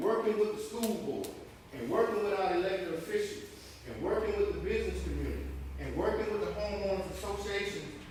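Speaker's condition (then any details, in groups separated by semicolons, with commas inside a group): No condition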